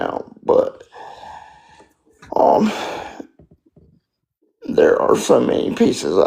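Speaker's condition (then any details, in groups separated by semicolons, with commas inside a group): Spastic quadriplegic cerebral palsy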